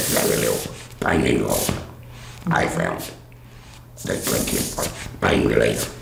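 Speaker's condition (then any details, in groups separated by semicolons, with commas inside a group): Laryngectomy; total laryngectomy for throat cancer, radiation; still has voice after operation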